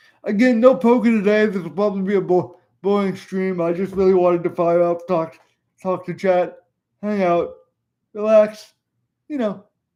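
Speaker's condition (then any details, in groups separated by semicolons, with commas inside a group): Cerebral palsy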